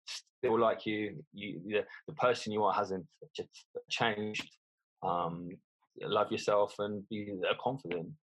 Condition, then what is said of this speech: Stuttering. I kind of would avoid, uh, avoid certain words.